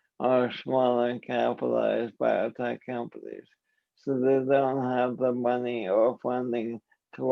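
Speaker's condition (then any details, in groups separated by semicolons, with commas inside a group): ALS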